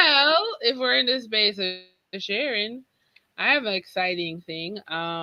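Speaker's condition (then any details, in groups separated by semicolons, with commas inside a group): No condition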